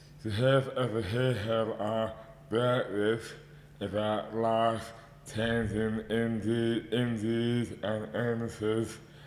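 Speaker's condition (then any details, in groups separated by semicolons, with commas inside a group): Dystonia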